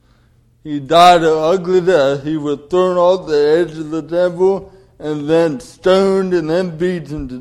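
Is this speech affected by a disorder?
Yes: cerebral palsy; delayed development.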